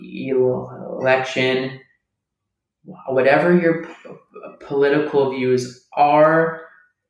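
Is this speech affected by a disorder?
Yes: stuttering; not caused by nervousness; stutters openly; learning to let it out; here repeated sounds, prolonged sounds.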